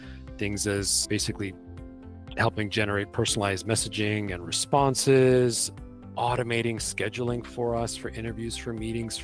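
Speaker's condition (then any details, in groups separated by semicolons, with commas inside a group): No condition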